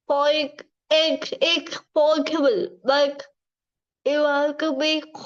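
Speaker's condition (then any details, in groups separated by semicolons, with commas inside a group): Cerebral palsy; from birth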